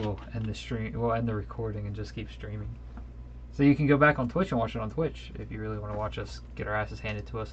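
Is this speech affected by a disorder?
No.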